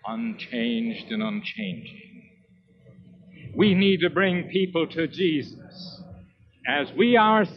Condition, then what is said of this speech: None; typical speech.